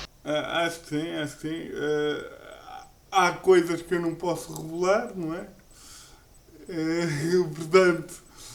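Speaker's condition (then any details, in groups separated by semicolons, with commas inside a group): Cerebral palsy; uses a wheelchair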